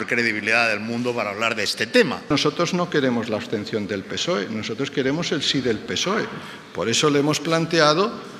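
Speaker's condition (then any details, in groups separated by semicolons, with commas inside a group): No condition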